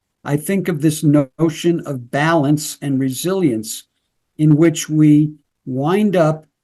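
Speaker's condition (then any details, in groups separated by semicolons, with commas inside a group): No condition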